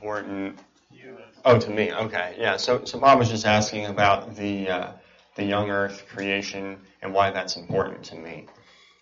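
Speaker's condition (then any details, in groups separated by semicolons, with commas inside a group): Cleft palate and cleft lip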